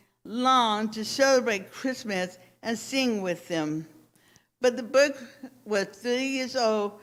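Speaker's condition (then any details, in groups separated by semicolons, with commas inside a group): Cerebral palsy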